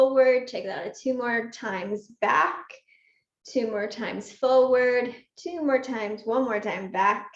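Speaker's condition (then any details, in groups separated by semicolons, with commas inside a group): No condition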